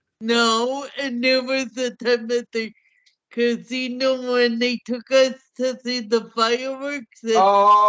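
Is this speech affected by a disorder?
Yes: cerebral palsy; hamstring treatment.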